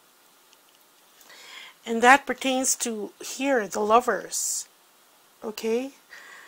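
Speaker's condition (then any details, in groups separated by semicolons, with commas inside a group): No condition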